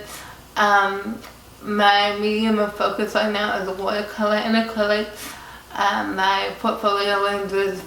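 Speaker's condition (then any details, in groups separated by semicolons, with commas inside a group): Cerebral palsy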